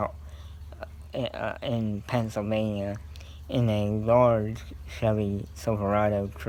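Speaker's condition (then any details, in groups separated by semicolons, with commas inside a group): Cerebral palsy; scoliosis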